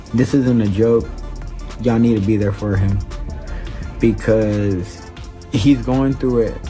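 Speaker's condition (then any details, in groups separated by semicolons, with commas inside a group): No condition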